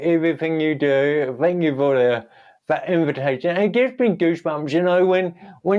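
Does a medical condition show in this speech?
Yes: cerebral palsy.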